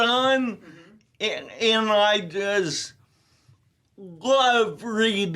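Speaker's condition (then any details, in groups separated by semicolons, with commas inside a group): Ataxia telangiectasia; rare muscular dystrophy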